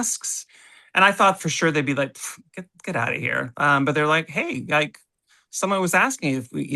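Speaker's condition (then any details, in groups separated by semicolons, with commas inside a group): No condition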